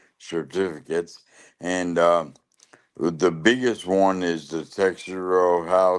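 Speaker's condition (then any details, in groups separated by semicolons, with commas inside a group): Lou Gehrig's disease (ALS)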